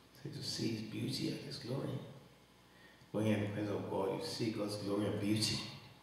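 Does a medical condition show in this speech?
No.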